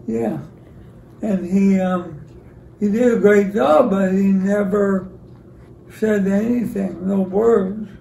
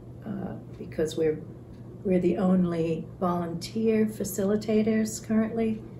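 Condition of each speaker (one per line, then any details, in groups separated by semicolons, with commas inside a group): ALS; about 25 years since diagnosis
No condition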